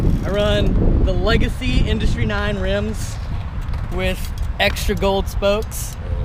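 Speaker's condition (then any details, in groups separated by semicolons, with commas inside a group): No condition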